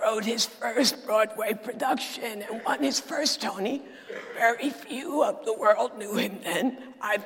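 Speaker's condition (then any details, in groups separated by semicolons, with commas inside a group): Dysphonia; sultry voice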